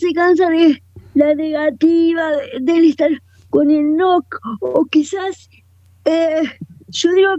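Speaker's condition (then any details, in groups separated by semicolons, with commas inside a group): Cerebral palsy, quadriparesis; speech affected along with mobility, confirmed by speaker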